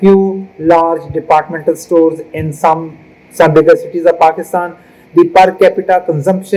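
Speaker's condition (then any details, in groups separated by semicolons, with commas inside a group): No condition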